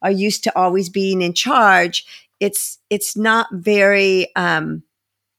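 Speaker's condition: No condition

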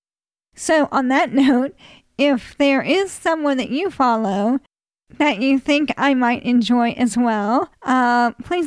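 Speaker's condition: ALS; ALS for 18 years

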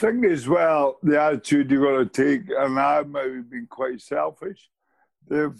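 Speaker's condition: Motor neurone disease; feeding and dressing

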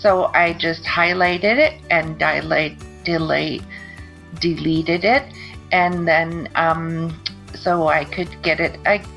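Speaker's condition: Aphasia after stroke; word-finding trouble, many pauses and mistakes, non-fluent, speaking tiring like translating, fluent voice only briefly

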